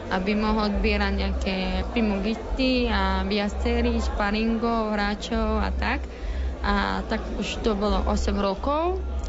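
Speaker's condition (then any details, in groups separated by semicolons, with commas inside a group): Deafness; born hearing, near-total hearing loss in early childhood, caused by medicines given as treatment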